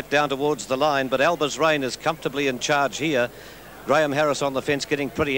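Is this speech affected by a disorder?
No.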